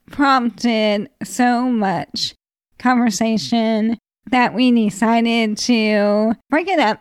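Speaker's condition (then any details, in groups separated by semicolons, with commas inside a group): ALS; terminal ALS, no cure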